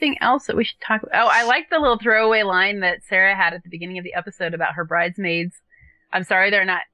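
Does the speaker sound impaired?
No.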